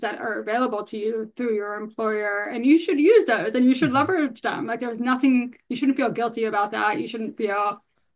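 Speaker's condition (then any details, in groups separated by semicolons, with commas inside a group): Hearing loss; bilateral, noticed about age 5, analog then digital hearing aids, right ear beyond aid benefit, left hearing aid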